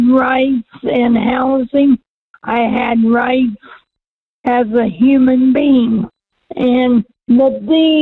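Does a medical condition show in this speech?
Yes: cerebral palsy.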